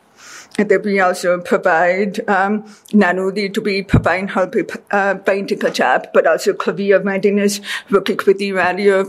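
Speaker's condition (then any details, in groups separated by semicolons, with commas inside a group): Deafness; deaf since childhood, teachers asked not to talk facing blackboard; speech therapy with Mindy Kobomis most of life, learning to talk, hear, pronounce words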